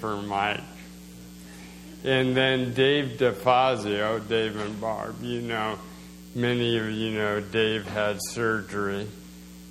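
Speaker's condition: Slowed speech, swallowing problems

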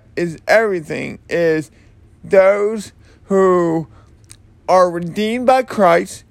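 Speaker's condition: Cerebral palsy; slurred speech

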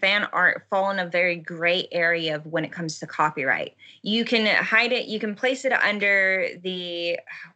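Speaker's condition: No condition

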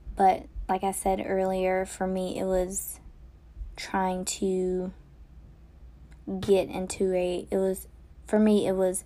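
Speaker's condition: No condition

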